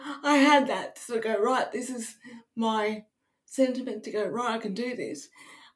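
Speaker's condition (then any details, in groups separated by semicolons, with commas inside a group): Cerebral palsy; wheelchair user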